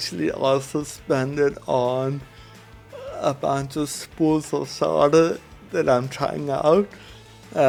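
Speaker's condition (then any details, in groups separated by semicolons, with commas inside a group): Cerebral palsy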